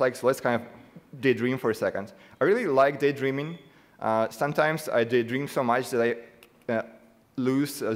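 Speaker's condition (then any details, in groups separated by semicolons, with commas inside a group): No condition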